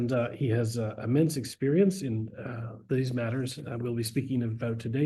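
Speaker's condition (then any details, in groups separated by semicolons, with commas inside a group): No condition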